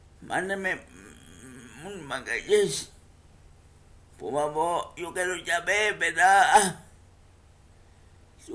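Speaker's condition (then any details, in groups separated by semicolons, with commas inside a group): Cerebral palsy; speech affected by cerebral palsy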